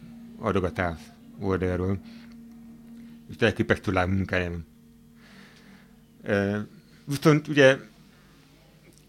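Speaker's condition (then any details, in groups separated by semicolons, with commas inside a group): Hearing impairment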